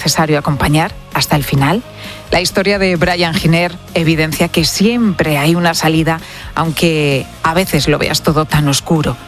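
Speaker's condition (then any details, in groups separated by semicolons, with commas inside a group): No condition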